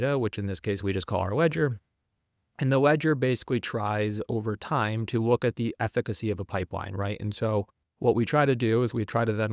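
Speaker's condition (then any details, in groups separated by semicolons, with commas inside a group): No condition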